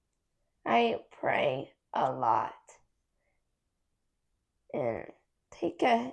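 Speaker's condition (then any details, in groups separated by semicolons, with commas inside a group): Cerebral palsy; affects muscles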